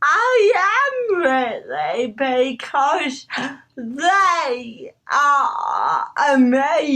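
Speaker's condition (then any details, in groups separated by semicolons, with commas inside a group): Cerebral palsy; talks a bit slower than others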